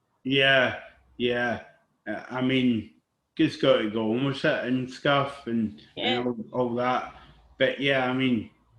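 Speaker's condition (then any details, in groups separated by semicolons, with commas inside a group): Cerebral palsy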